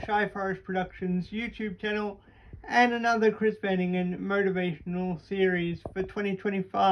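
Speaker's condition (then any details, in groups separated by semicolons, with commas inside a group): Cerebral palsy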